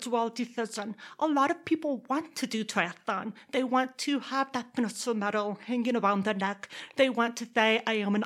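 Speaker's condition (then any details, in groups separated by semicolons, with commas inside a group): Deafness; born in Texas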